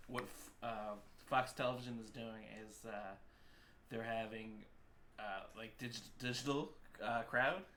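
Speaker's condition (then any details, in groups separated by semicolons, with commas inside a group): No condition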